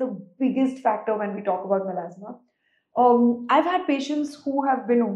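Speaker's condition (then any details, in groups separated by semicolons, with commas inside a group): No condition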